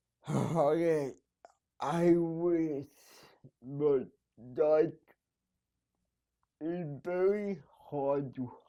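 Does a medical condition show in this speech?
Yes: cerebral palsy; needs help at night.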